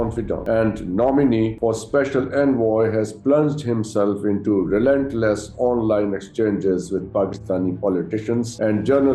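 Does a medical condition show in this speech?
No.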